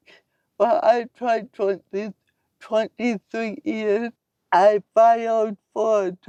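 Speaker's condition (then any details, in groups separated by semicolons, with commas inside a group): Cerebral palsy; from birth; about 66 years since birth, diagnosed at 18 months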